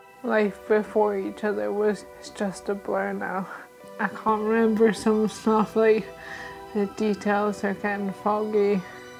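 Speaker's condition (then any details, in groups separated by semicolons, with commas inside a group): Motor neurone disease; onset in left hand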